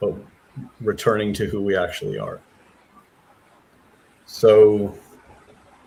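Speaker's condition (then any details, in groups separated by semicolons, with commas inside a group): No condition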